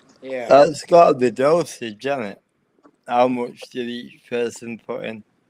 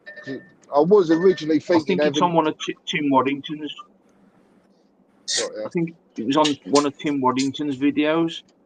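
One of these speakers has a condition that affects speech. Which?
The first: cerebral palsy.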